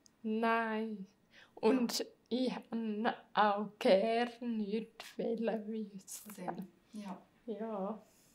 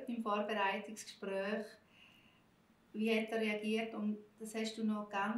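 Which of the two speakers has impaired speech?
The first: multiple sclerosis; autoimmune disease; onset about 14 years ago, needs help from others.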